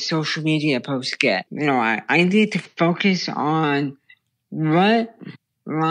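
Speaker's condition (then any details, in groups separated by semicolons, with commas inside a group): Brain stem tumor; childhood onset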